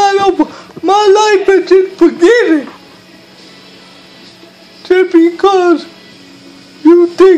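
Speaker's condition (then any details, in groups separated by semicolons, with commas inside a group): Cerebral palsy; speech hard to understand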